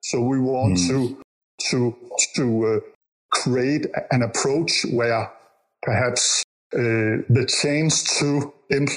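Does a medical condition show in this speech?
Yes: stuttering; developmental stutter since learning to talk, in youth some years almost unable to speak; still stutters, sometimes hard, last half year working with American Institute of Stuttering; stuttering unpredictable; here repeated words, prolonged sounds.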